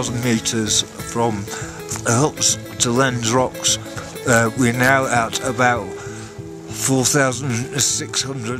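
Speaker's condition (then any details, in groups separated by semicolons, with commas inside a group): Cerebral palsy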